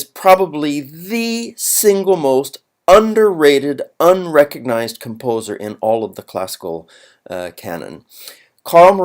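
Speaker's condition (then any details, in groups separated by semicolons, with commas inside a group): No condition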